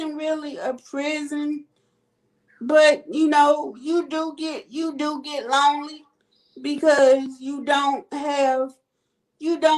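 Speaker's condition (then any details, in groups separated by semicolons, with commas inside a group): Cerebral palsy; quadriplegic type, all four limbs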